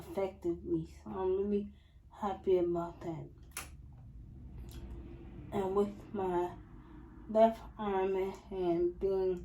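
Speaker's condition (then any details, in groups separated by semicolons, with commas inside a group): Spastic quadriplegic cerebral palsy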